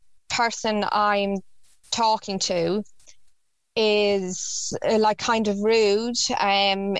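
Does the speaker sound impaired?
Yes: stutter; developmental, onset about age 3, worsened into teens, childhood speech therapy unhelpful, cause unknown; adult, lifelong, good speech day at recording, good days and bad days; stutters more when rushed or listeners rude, badly with new people, rarely with close friends, family; here prolonged sounds.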